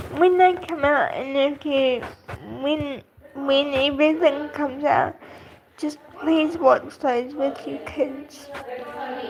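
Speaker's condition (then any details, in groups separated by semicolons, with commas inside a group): Cerebral palsy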